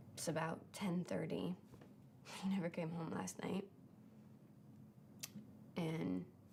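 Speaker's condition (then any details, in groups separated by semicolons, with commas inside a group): No condition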